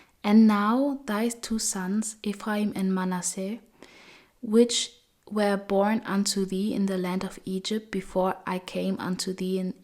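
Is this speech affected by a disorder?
No.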